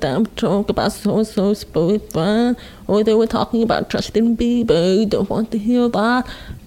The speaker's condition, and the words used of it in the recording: Deafness. You have to focus on her voice and pay attention to every word.